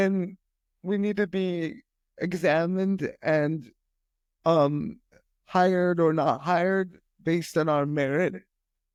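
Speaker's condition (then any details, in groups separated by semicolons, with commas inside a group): Spastic quadriplegia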